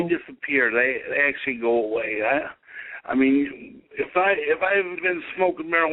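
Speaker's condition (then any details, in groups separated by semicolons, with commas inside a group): Cerebral palsy; able to speak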